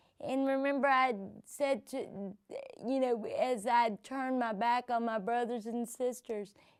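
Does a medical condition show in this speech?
Yes: cerebral palsy; present from birth.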